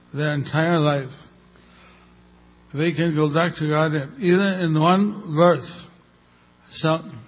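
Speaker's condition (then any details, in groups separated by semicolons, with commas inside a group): Stroke with facial paralysis; undergoing therapy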